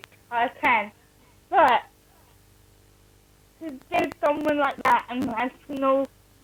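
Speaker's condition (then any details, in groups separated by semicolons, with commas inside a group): Cerebral palsy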